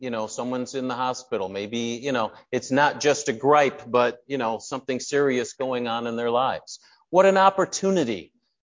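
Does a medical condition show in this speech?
No.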